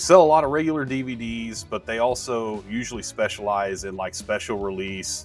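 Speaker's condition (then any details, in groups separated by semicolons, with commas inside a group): No condition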